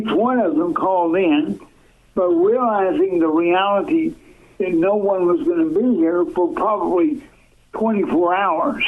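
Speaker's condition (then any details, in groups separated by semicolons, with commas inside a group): Cerebral palsy, severe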